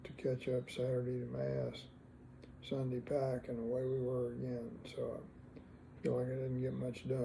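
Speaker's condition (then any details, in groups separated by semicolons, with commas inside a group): Parkinson's disease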